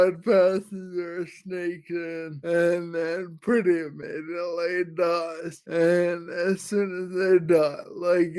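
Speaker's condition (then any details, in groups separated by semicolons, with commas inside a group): Friedreich's ataxia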